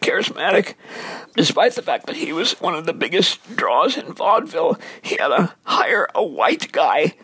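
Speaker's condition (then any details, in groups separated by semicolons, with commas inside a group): Dysphonia; steroid dose allowed finishing last 28 songs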